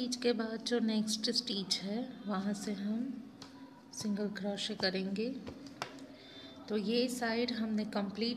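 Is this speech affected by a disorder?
No.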